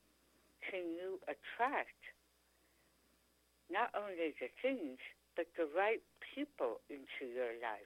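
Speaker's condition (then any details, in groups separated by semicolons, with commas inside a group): Tongue cancer; swallow or eat after surgery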